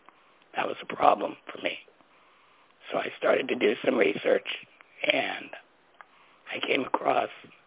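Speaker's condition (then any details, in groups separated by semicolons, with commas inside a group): Laryngectomy; voice box surgically removed after cancer at young age; learned to talk differently, different tone of voice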